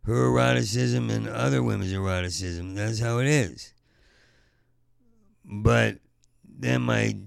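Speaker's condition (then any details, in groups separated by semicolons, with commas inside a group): Parkinson's; exhausted, short on sleep, taken for drunk so could not get a cab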